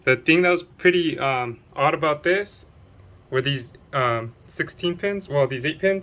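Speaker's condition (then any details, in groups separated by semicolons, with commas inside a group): No condition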